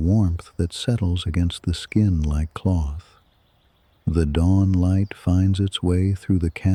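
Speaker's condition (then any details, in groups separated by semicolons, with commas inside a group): No condition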